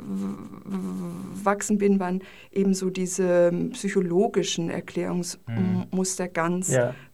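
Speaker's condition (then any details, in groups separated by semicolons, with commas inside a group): Stuttering; very severe stuttering, constitutional, therapies from age 12, therapy at 17, Van Riper therapy; long not fluent, now often spontaneously fluent, still stutters, stutters openly; still stutters at times; prolonged sounds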